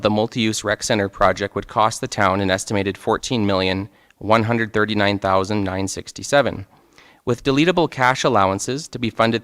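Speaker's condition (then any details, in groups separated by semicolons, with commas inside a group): No condition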